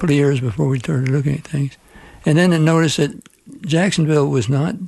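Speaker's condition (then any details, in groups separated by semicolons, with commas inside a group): Parkinson's disease; diagnosed 11 years ago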